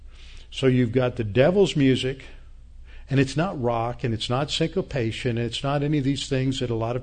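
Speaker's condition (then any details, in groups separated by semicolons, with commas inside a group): No condition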